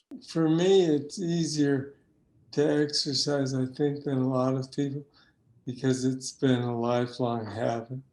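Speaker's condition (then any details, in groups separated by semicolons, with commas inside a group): Parkinson's disease; DBS implant, tremor originally main symptom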